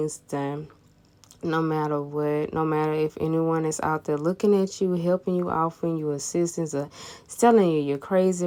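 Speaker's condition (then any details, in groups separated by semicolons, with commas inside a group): No condition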